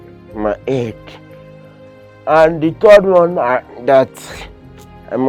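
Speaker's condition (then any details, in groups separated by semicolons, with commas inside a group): Cerebral palsy, severe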